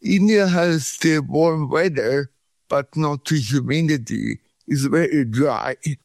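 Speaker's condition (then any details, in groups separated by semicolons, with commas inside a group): Cerebral palsy; feet opposite of Charlie Chaplin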